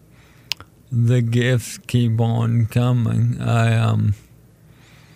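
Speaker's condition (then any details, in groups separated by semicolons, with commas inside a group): ALS; diagnosed almost 4 years ago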